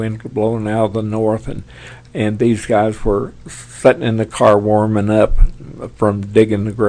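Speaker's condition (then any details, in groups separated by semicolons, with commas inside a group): Parkinson's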